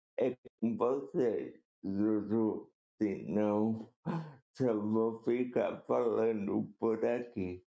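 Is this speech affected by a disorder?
Yes: cerebral palsy; present from birth.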